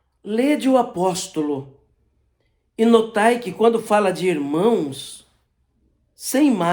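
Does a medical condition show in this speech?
No.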